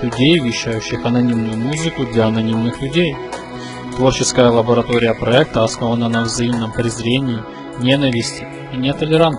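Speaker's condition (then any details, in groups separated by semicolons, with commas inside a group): No condition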